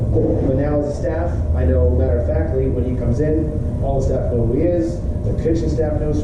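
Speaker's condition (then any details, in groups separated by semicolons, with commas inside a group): No condition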